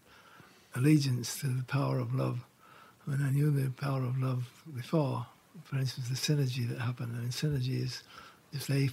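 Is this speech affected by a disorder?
Yes: Parkinson's; diagnosed about 4 years ago.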